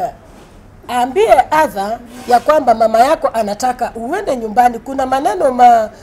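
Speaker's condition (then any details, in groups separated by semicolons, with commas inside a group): No condition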